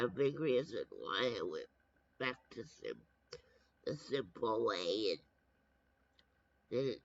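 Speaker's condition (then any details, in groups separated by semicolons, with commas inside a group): Brain injury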